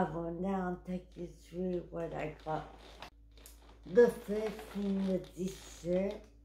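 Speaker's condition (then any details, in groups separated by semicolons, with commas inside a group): Cerebral palsy; wheelchair user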